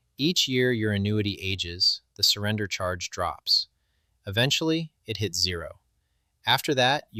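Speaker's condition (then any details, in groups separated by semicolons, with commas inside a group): No condition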